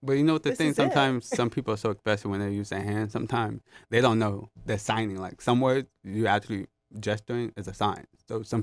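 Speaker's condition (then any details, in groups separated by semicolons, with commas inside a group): Hearing loss (hard of hearing), drug-induced (gentamicin); right ear profound near deaf, left ear moderate, caused by gentamicin; hearing aids on at all times, reads lips, relies on voice loudness; had speech therapy because of hearing loss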